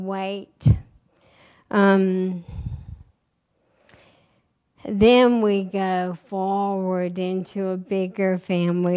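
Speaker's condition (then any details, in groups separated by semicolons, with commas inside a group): ALS; recently diagnosed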